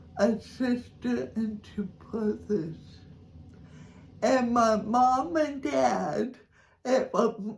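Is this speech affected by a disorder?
Yes: cerebral palsy; from birth, delivery complications, shaky; age 67, childhood physical therapy.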